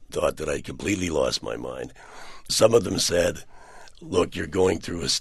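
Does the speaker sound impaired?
Yes: partial laryngectomy for throat cancer; throat cancer surgery, 80% of larynx removed, Cleveland Clinic experimental surgery attaching left neck muscles to larynx; about seven years after surgery, tracheostomy for a very long time, no longer; unable to speak about 2 years, early voice like Brando in The Godfather, improved, called sexy.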